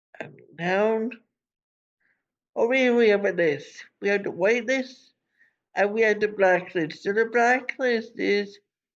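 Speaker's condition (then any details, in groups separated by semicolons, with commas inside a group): Cerebral palsy; from birth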